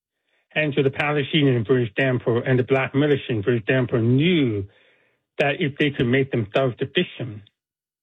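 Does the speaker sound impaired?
Yes: deafness; deaf accent.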